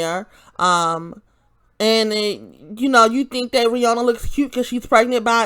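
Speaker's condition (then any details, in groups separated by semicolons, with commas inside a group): No condition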